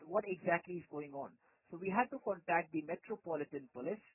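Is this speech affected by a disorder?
No.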